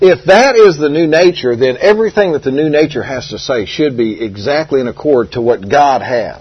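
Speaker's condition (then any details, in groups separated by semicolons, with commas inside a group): No condition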